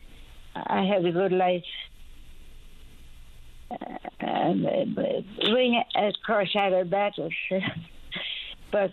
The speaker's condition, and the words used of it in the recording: Stroke. She has a little bit of a speech impediment, but I'm sure you'll be able to handle what she's saying, and you can clarify any words, or I'll clarify as she speaks.